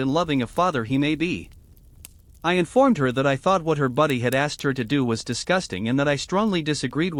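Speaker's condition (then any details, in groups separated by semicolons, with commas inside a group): No condition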